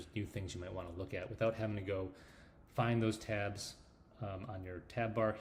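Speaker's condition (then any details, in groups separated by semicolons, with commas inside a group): No condition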